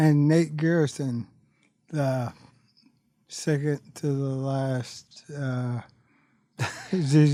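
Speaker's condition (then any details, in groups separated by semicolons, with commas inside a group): ALS; bulbar-upper onset, tongue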